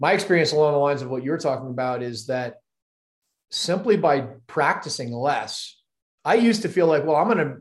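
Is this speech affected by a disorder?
No.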